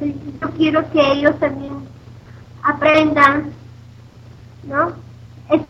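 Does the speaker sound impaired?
Yes: Down syndrome; self-described good language.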